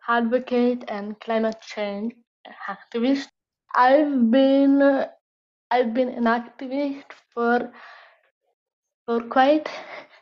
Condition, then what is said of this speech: Stuttering. Also myself i found my voice on a on a metaphorical and physical way because I am I am a stutterer